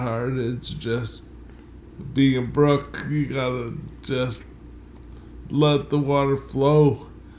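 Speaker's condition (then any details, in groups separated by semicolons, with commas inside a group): Multiple sclerosis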